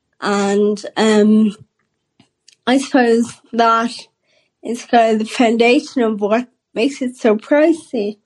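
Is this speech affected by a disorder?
Yes: Friedreich's ataxia; diagnosed at age 13, rare progressive neuromuscular condition, nerve damage and muscle weakness; not yet on omaveloxolone (Skyclarys), awaiting HSE reimbursement decision.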